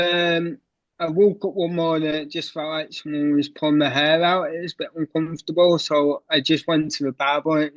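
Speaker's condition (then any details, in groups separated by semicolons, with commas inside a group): Cerebral palsy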